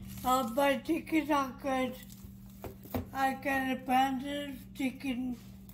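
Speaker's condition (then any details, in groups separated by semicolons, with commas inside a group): Traumatic brain injury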